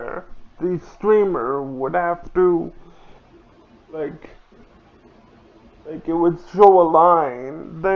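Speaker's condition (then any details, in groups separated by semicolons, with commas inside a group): Cerebral palsy; limbs affected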